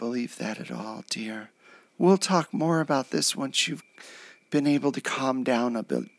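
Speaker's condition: No condition

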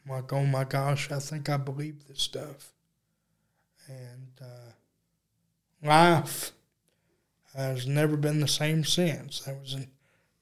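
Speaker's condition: Cerebral palsy; uses electric wheelchair

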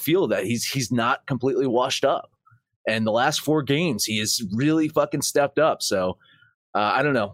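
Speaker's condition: No condition

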